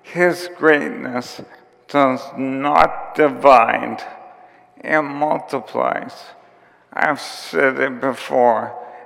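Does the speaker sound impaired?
Yes: ALS; onset with tiredness and clumsiness.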